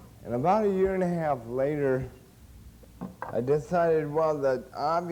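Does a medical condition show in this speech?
Yes: cerebral palsy; since birth.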